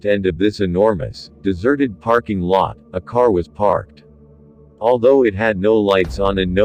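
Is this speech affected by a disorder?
No.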